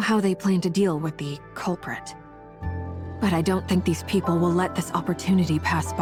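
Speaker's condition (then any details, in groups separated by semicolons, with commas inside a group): No condition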